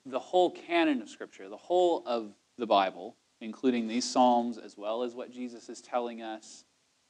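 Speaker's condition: No condition

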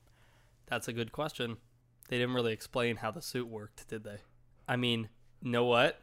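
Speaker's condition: No condition

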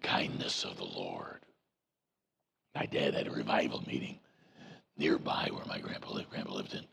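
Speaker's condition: Voice box removal needed; voice self-described as Batman voice

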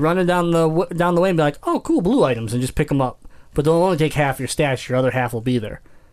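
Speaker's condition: Cleft palate; multiple childhood procedures at Children's Hospital

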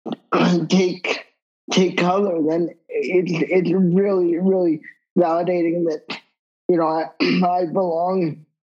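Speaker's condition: Cerebral palsy; wheelchair user

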